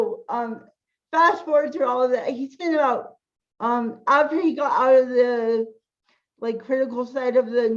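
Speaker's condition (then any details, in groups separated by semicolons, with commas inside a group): Cerebral palsy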